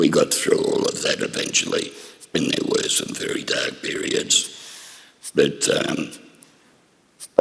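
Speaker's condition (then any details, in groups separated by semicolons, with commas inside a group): Laryngectomy for throat cancer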